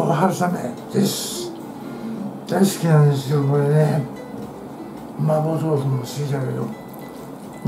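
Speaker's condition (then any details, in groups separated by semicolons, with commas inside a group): Tongue cancer, partial glossectomy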